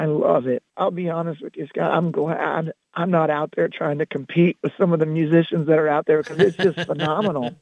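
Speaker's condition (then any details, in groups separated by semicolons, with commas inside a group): Loss of singing voice; can still speak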